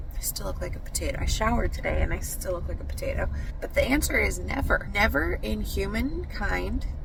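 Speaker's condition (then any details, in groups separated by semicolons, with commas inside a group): No condition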